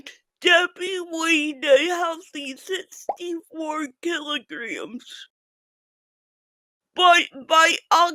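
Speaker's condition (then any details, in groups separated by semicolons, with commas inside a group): Physical speech impairment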